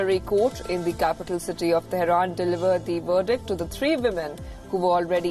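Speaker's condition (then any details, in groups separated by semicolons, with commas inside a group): No condition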